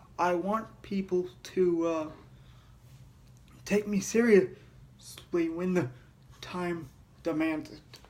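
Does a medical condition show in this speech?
Yes: cerebral palsy.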